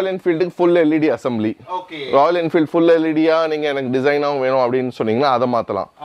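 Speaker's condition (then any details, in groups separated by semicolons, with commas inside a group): No condition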